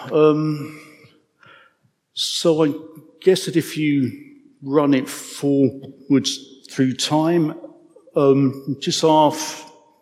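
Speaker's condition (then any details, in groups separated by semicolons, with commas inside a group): Stammer; man aged 55; prolonged sounds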